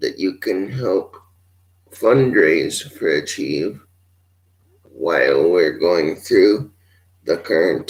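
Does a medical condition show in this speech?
Yes: cerebral palsy.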